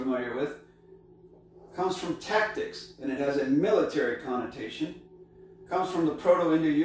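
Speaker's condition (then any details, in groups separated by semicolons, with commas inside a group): No condition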